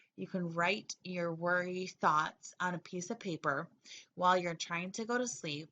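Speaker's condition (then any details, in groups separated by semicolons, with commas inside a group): No condition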